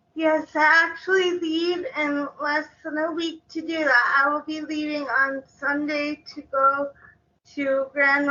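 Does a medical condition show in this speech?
Yes: cerebral palsy.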